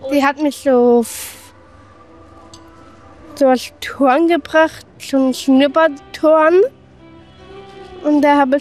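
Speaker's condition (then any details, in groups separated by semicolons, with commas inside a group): Down syndrome; Trisomy 21, lacks body tension, muscles built by constant training, better posture; age 16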